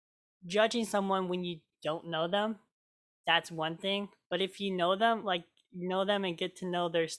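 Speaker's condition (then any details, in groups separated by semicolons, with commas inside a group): Cleft lip and palate; hole in upper lip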